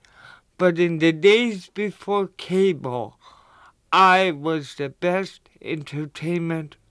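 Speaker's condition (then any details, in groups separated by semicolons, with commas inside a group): Cerebral palsy; cerebral palsy since childhood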